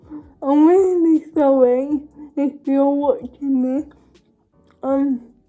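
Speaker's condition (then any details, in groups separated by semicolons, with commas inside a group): Cerebral palsy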